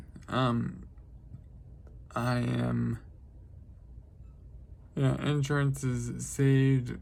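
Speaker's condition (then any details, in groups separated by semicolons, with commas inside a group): Traumatic brain injury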